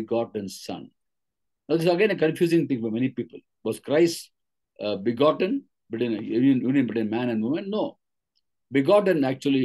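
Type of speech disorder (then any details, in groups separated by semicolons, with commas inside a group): None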